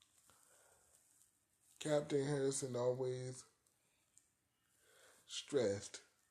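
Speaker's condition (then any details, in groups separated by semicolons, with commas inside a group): Cerebral palsy; arthritis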